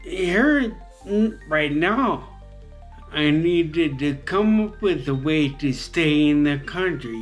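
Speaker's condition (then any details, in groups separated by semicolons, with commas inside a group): Traumatic brain injury; very debilitating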